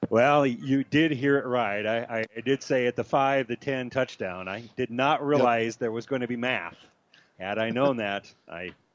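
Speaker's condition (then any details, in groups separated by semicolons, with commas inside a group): No condition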